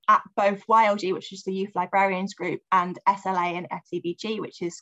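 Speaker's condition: No condition

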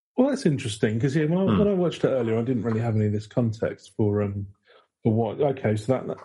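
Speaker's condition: No condition

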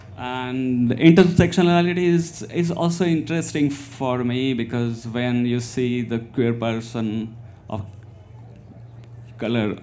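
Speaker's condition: Stammering; stammers in four languages, fillers and hesitations in speech, member of Irish Stammering Association; repeated words, prolonged sounds, blocks

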